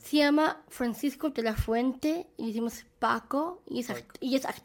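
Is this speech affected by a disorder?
Yes: Down syndrome; present from birth.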